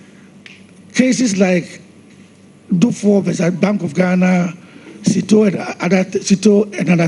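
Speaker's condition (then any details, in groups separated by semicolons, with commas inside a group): No condition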